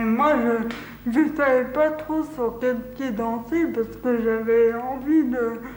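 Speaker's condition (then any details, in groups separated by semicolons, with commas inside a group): Cerebral palsy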